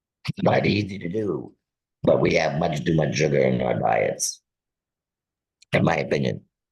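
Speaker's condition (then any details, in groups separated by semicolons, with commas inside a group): Laryngectomy; total laryngectomy and glossectomy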